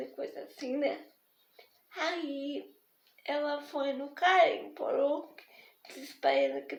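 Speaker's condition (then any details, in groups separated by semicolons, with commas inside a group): Spastic diplegic cerebral palsy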